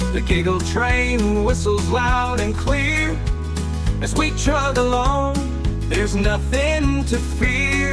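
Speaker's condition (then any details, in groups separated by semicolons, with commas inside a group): No condition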